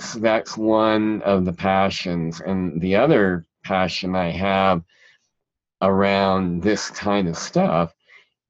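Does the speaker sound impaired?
Yes: cleft palate; present since childhood.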